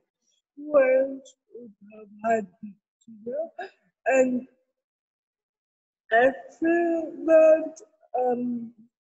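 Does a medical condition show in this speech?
Yes: cerebral palsy; from birth in Kenya, did not cry or breathe at birth, incubator for weeks, medical negligence; therapy since six months old, ongoing; other children thought talking different in childhood.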